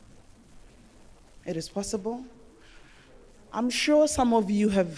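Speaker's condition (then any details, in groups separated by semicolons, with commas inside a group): No condition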